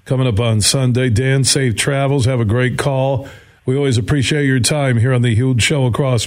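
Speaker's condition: No condition

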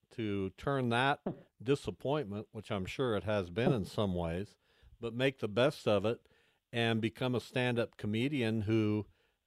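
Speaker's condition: No condition

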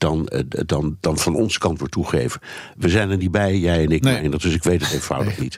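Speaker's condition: No condition

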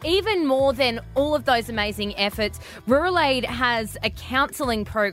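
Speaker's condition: No condition

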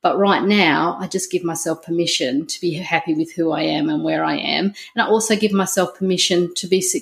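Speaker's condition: No condition

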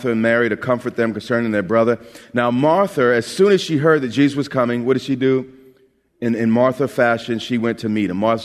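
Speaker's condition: No condition

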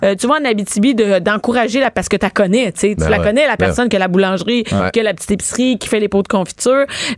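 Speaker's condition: No condition

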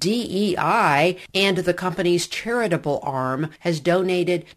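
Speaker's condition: No condition

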